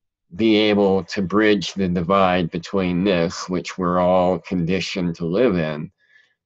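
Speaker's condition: Cleft palate; present since childhood

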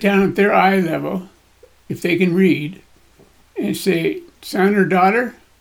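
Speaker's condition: Parkinson's disease; voice shakes, body shakes

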